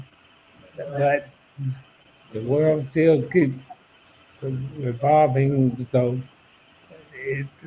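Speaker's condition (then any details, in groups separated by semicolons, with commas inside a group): ALS; about eight years since diagnosis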